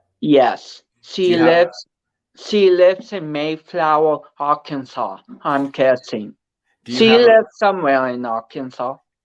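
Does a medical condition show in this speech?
Yes: cerebral palsy; speech affected.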